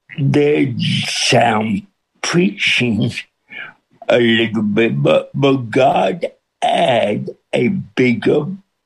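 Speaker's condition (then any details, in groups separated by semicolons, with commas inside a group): Cerebral palsy with speech impediment; speech impediment since birth, hard to understand at first, pastor John Hayes feared nobody could understand, listeners adjust within minutes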